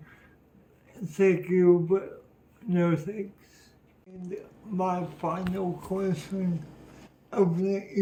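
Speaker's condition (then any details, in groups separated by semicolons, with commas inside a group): Cerebral palsy; uses wheelchair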